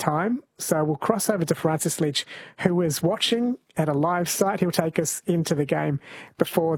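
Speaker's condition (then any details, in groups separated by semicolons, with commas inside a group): No condition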